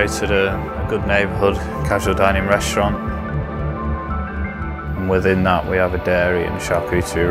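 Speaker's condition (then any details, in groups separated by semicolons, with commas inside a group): No condition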